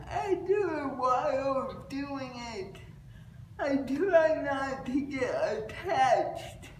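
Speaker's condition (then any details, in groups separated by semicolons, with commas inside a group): Cerebral palsy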